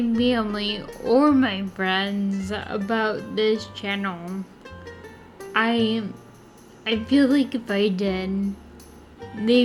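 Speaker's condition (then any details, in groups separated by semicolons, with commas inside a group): Friedreich's ataxia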